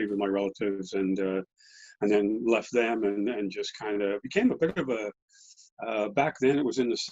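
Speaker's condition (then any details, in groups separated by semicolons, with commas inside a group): No condition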